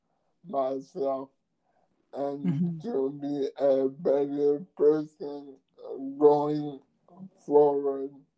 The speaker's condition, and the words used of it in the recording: ALS (motor neuron disease). So I want you, the audience, to pay very close attention to what he's saying, because his voice box is going and he sludges a little when he speaks.